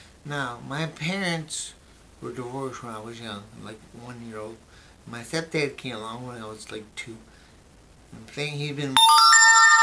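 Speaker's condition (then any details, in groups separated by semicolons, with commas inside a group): Brain injury; memory greatly affected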